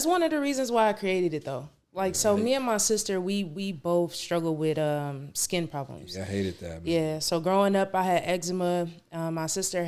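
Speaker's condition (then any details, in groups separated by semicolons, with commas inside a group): No condition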